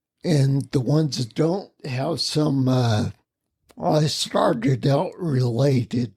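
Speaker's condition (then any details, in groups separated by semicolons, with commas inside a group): Spinocerebellar ataxia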